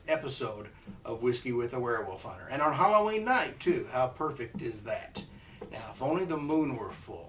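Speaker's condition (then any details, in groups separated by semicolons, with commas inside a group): No condition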